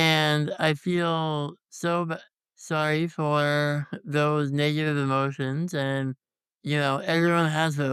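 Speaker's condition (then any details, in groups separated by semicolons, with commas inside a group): Congenital muscular dystrophy; tracheostomy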